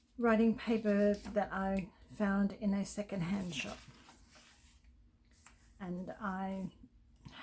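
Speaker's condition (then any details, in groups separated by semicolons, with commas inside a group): No condition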